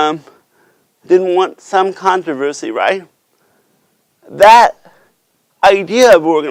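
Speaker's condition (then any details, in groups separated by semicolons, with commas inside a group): Cerebral palsy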